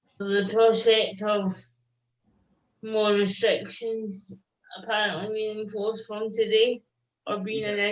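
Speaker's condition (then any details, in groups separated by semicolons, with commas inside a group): Cerebral palsy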